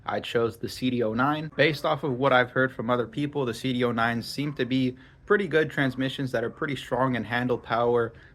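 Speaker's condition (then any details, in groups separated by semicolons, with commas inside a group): No condition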